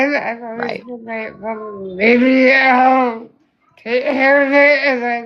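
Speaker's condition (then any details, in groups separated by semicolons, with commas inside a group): Spinal muscular atrophy type 2; type 2, genetic neuromuscular; age 37, somewhat progressed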